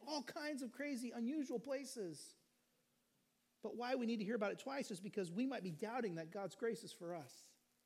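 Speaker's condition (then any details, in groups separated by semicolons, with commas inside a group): No condition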